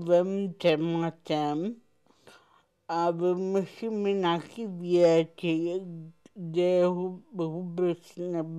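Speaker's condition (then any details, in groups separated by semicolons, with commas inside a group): Cerebral palsy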